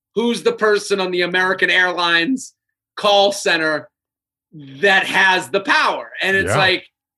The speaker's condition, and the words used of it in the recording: No condition.